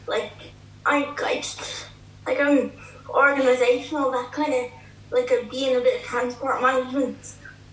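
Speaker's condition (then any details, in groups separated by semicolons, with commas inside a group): Cerebral palsy; cerebral palsy from birth, brain damage, mainly affects movement, intellect unaffected, lifelong power wheelchair user; clear as crystal conversation-wise, controls TV and lights by voice, types fairly well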